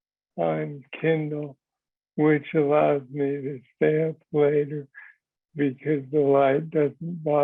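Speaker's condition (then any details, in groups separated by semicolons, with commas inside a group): Parkinson's; tremor, deep brain stimulation implant; about 22 years since onset, deep brain stimulation nearly 15 years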